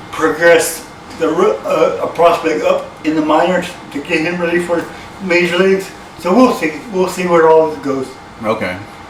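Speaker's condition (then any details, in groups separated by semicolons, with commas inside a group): Cerebral palsy; from birth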